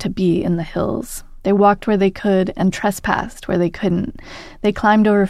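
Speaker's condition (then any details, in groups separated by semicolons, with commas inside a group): No condition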